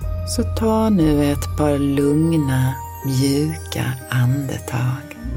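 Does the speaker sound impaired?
No.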